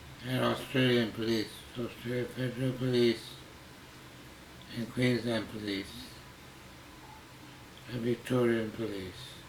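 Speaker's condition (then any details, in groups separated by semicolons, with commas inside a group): Slurred speech from poisoning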